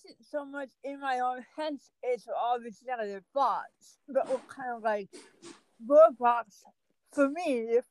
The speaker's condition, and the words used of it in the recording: Cerebral palsy. It affected my speech, obviously, though I'm ambulatory.